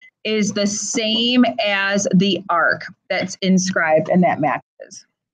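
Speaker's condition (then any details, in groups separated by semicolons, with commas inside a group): No condition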